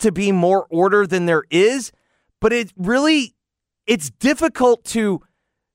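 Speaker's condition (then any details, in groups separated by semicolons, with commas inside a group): No condition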